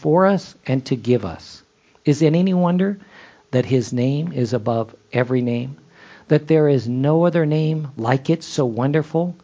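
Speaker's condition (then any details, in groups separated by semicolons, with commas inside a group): No condition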